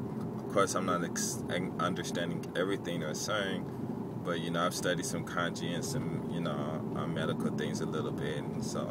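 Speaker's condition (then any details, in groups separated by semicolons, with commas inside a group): No condition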